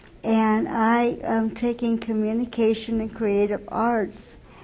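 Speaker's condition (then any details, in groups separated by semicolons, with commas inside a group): Cerebral palsy; wheelchair user; uses wheelchair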